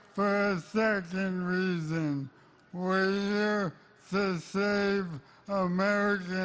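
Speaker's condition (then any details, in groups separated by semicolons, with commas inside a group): ALS; weak voice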